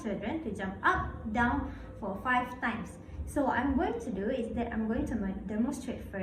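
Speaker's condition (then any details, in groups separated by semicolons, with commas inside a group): No condition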